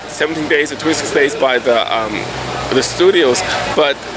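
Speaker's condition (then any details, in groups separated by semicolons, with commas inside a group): No condition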